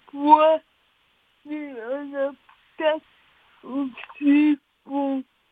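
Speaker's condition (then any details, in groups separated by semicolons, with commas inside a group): Cerebral palsy; spasms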